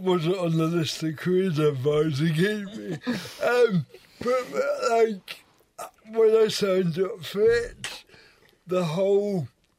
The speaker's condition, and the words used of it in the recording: Cerebral palsy. I think it's really hard for me to say.